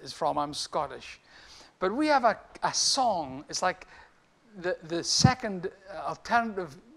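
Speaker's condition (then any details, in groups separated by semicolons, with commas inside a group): No condition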